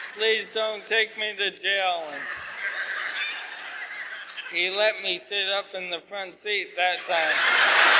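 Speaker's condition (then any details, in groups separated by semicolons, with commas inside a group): ALS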